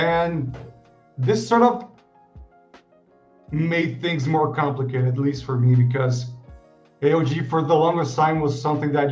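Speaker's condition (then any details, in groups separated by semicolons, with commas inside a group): No condition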